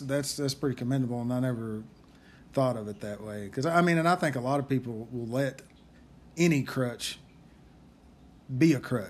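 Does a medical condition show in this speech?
No.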